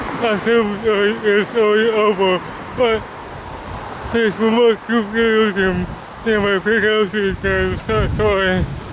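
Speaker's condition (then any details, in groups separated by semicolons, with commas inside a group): Cerebral palsy; speech disability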